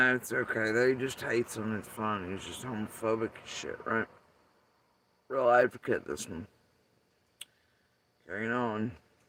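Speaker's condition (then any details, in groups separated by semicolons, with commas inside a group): Facial paralysis after surgery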